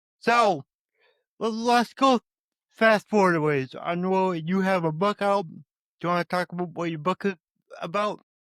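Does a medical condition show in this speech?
Yes: cerebral palsy; constant muscle tension.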